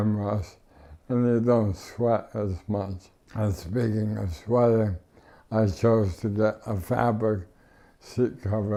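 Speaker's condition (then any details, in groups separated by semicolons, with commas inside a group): ALS; no tracheostomy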